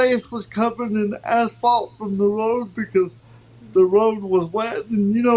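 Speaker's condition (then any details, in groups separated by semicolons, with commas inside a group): Cerebral palsy; from birth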